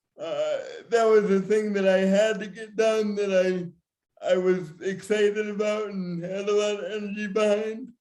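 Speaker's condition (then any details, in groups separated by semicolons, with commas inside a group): Severe cerebral palsy; severe, affects walking and mobility; speech problems predicted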